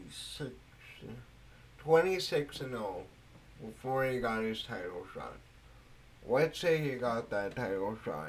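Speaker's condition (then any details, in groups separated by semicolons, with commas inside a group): Cerebral palsy; speech affected by cerebral palsy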